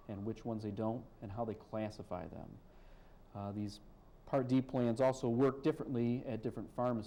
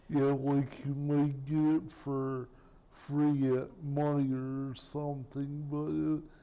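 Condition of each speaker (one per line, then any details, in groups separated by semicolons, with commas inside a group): No condition
Cerebral palsy; present from birth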